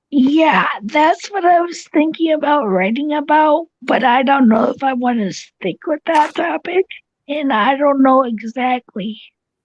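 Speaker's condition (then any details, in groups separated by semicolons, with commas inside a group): Cerebral palsy; tracheotomy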